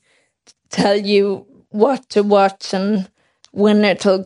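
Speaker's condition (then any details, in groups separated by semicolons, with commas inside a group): Friedreich's ataxia; diagnosed age 12 by professor King, Temple Street, progressive, aggressive scoliosis, three spinal surgeries; age 28, fully wheelchair reliant, powered wheelchair, mild cardiomyopathy, burning foot nerve pain, severe fatigue; speech expected to disappear within years, synthetic voice, thickened liquids, possible ventilator expected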